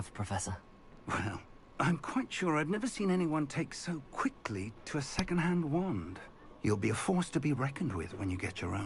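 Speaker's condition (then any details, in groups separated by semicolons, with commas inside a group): No condition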